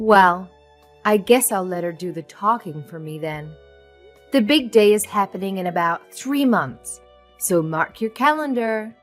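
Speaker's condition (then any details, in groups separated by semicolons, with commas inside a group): No condition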